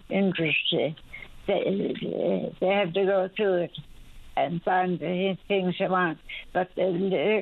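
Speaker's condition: Speech impediment after stroke, mild

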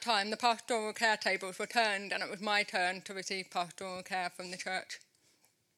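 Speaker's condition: Deafness since birth; congenital, hearing aids since age 2.5, cochlear implant surgery about 10 months ago, no infection, minimal scarring; implant switched on 8 months ago, first only beeps, thumps, vibrations, now hearing better than ever, improving

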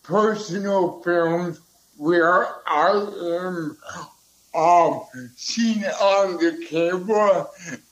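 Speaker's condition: Cerebral palsy

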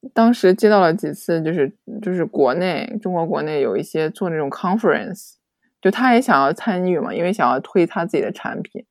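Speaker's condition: No condition

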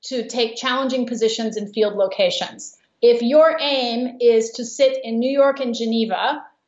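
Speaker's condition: No condition

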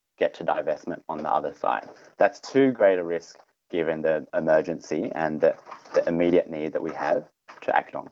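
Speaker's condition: No condition

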